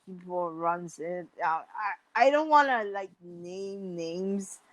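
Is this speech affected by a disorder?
Yes: mild cerebral palsy.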